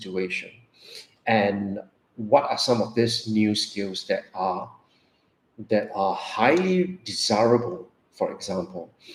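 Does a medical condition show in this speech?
No.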